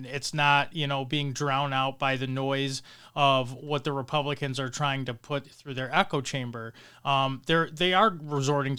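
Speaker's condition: No condition

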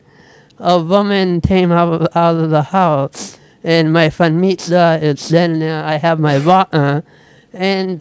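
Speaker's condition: Speech impediment; Google translator voice input once misrecognized speech, switched to typing instead

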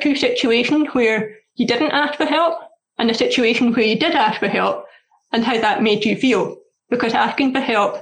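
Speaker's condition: Deafness; struggles hearing loudspeakers, often needs repetition, accent in foreign languages

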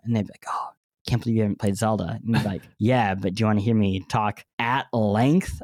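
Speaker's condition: Cleft lip and palate; 2-3 months recovery each

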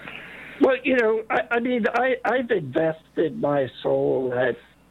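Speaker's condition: Late-onset Pompe disease; over 250 infusions

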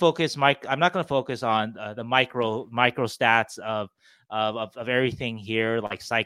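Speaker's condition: No condition

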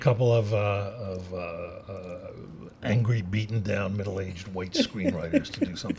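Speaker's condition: No condition

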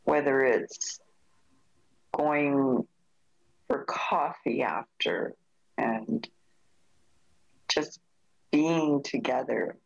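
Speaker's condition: Aphasia after stroke; aphasia from stroke caused by stent, right arm and leg paralysis, walking regained through rehab; some years since stroke, difficulty with tasks using hands; affects ability to speak or process thoughts, thoughts reach mouth slowly

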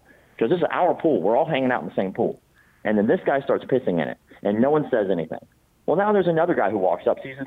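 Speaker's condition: Cleft palate; congenital

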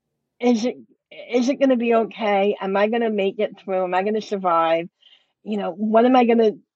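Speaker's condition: Cleft lip and palate; congenital, surgeries from 2 months, lip and palate closure, nose reconstruction, two bone grafts, ear tubes; adult, upper teeth implant bridge, no front upper bone, last surgery second bone graft early thirties; speech affected, workplace discrimination over how speaks

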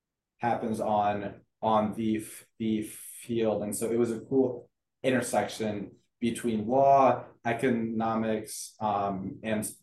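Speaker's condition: Stuttering; stuttering since childhood; varies by situation, more fluent when confident, healthy and feeling good; repeated words, prolonged sounds

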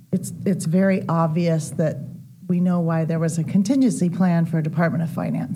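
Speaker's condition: No condition

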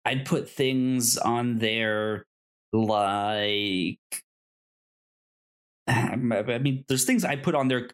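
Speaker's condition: Stuttering; stutter since childhood, cause unknown, explained as brain moving faster than mouth, speech therapy in elementary school; stutters during podcast recording; stutters in the midst of podcasting, speech impediment described as obvious; prolonged sounds, blocks

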